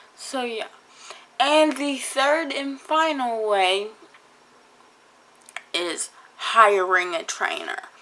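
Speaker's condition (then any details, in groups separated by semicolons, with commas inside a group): Cerebral palsy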